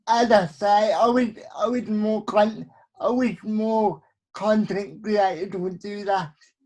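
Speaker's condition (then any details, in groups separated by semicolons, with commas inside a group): Cerebral palsy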